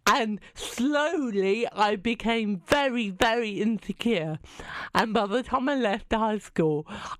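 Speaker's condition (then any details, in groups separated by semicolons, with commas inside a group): Cerebral palsy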